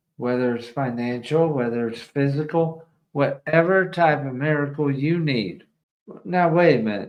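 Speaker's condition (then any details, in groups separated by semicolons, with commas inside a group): ALS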